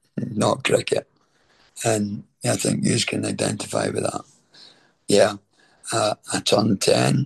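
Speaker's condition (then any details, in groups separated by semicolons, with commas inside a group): Throat cancer treatment effects, stage 4 throat cancer; remission 2.5 years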